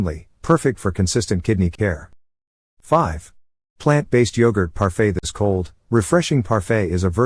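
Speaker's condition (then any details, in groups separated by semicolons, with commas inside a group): No condition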